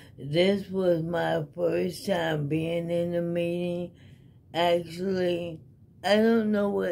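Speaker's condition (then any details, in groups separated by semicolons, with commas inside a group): ALS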